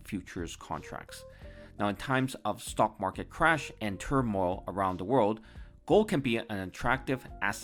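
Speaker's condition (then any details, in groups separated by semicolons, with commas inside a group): No condition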